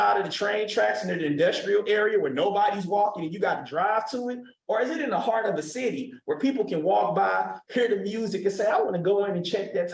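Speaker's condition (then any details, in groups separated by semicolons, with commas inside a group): No condition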